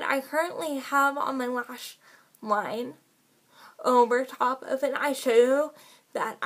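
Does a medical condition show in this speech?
Yes: cerebral palsy, spastic.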